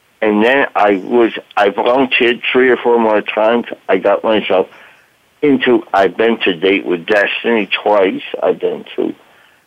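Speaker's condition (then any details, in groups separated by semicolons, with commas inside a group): Voice box damage from tracheostomy; fire at 30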